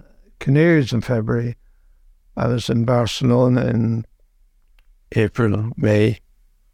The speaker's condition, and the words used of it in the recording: ALS (motor neuron disease). My voice is getting worse, and my legs have